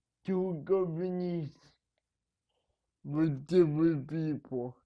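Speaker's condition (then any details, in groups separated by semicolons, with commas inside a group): Cerebral palsy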